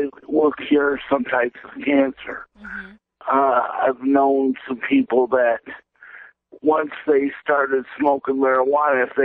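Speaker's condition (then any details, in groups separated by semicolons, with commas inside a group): Cerebral palsy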